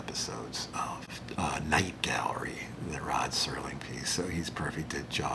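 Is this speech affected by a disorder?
No.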